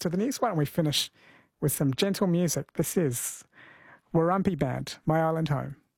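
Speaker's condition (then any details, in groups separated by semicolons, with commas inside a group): No condition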